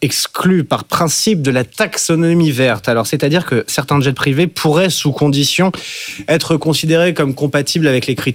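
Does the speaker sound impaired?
No.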